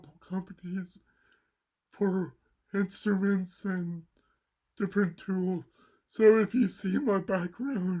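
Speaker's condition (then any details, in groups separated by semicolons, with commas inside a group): Cerebral palsy; mild left side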